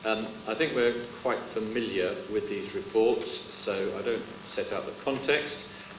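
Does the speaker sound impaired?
No.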